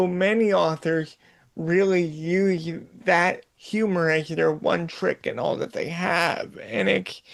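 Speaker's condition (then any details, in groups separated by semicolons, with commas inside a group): Cerebral palsy; voice sometimes sounds childlike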